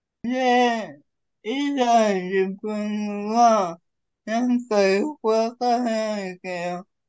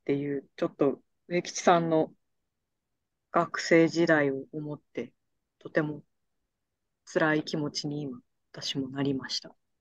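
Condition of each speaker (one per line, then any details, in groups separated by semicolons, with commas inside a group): Cerebral palsy; severe, uses a wheelchair
No condition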